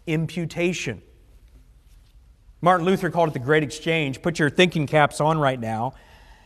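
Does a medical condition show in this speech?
No.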